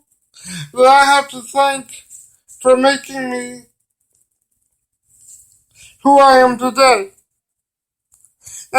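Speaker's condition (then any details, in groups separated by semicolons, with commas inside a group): Cerebral palsy; brain damage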